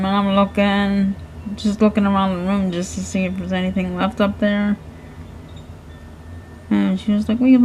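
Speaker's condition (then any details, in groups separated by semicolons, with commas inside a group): Cerebral palsy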